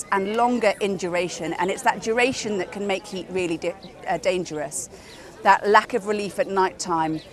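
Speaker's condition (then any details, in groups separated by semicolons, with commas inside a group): No condition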